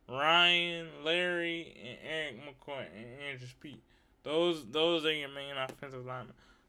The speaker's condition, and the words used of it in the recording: Cerebral palsy. I want them to listen to what the fuck I have to say because I am living out here with cerebral palsy and I am talking very fluently.